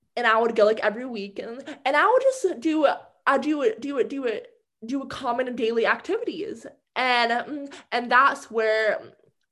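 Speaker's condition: Stuttering; speaks in a different way, self-described as communicating just fine; repeated sounds, repeated words

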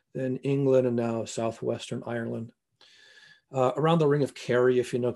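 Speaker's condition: No condition

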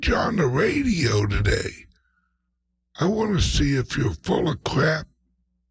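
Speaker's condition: Speech impediment, mild; slight speech impediment

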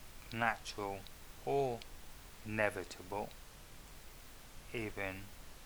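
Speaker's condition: Multiple sclerosis; may be starting to slur words, slowed reading pace

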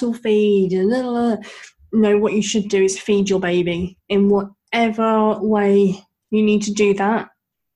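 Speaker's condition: Bilateral cleft lip and palate; congenital

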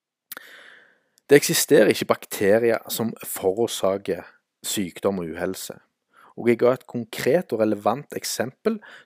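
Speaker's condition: No condition

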